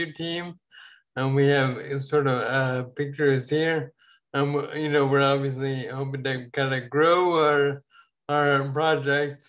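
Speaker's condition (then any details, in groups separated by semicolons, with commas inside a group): Ataxia; falls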